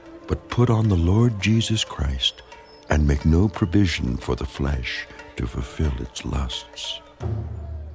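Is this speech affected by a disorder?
No.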